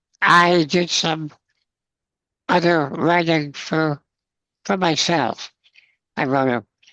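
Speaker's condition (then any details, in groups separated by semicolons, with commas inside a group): Spinal muscular atrophy, congenital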